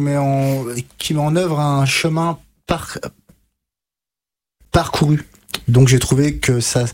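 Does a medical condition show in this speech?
Yes: stuttering; stuttering since age 5 to 6, about 27 years, untreated until about 20; speech therapy with stuttering specialist Catherine Daubier in Nancy from 20-22, several years, fluency techniques; current blocks and repetitions, blocked every sentence, used gestures, froze reading aloud; here repeated sounds, blocks.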